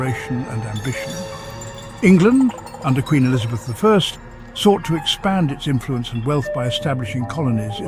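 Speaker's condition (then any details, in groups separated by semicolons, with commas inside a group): No condition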